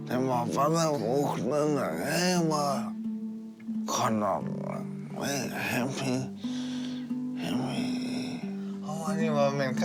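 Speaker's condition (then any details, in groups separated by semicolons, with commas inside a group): Brain injury; long rehab to regain talking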